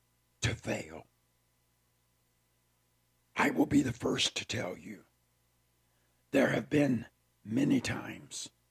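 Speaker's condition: Partial laryngectomy; no speech after laryngectomy

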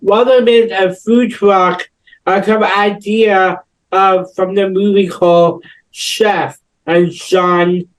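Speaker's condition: Down syndrome; hesitant, repeats words and fillers, short phrases

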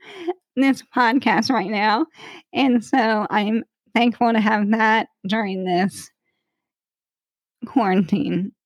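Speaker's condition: ALS; voice weaker when tired or after much talking

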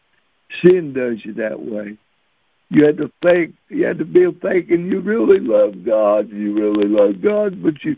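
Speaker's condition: Cerebral palsy; since birth

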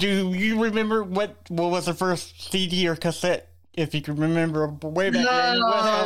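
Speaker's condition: Cerebral palsy; congenital, limited mobility

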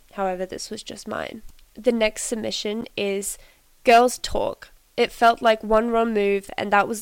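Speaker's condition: No condition

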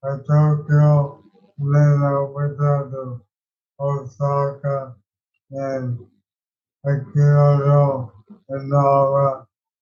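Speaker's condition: ALS

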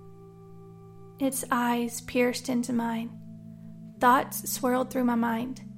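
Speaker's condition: No condition

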